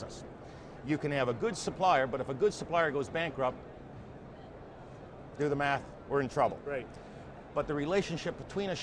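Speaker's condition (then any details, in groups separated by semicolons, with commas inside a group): No condition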